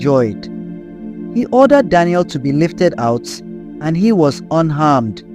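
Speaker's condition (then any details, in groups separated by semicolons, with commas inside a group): No condition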